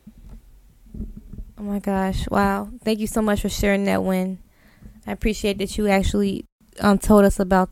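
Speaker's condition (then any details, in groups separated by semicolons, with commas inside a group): No condition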